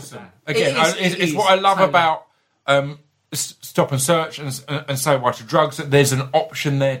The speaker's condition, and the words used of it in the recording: Stuttering. I do that naturally with my stutter.